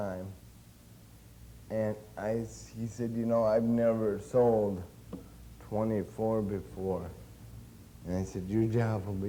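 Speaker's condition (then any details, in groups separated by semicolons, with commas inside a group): Cerebral palsy; since birth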